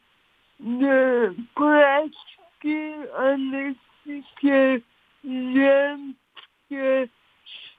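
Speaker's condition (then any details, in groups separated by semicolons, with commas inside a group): Cerebral palsy; listeners must pay attention to follow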